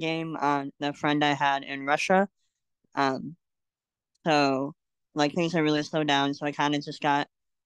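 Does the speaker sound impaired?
Yes: cleft lip and palate; congenital.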